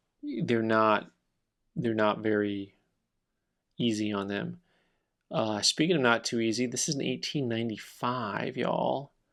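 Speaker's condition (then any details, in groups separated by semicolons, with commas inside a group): No condition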